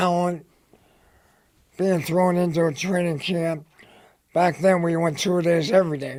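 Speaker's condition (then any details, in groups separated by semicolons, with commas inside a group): Head and neck cancer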